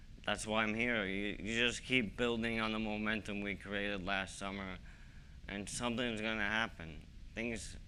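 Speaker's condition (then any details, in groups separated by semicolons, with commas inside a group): ALS; arms too weak to use, young-adult onset; two years since diagnosis, slow progression, still walking, therapy; voice slightly weaker, swallowing slightly harder, large pills hard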